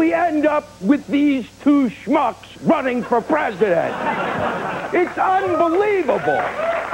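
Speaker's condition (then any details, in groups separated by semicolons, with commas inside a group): No condition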